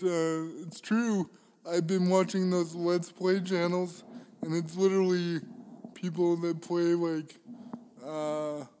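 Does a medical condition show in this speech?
Yes: cerebral palsy; involuntary shaking movements, arms held in permanent y position, poor typing ability.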